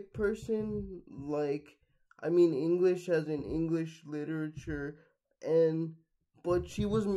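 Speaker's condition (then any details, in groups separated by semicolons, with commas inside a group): Cerebral palsy, mixed, mild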